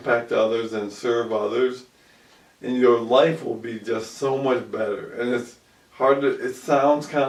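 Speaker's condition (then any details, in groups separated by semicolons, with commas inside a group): ALS; about 2 years since onset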